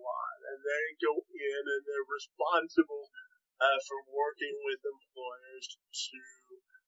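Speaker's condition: Cerebral palsy, spastic quadriplegia

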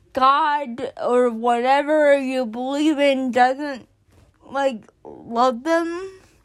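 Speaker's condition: Cerebral palsy; onset before birth

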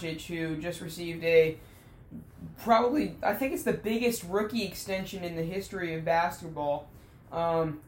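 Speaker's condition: No condition

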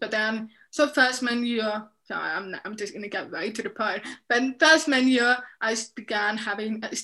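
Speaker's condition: Deafness, profound, severe; lip reads

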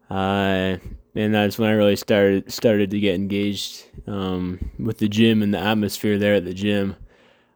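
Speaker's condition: No condition

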